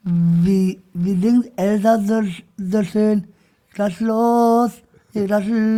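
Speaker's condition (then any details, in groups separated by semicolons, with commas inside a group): Down syndrome; adult, 26 years old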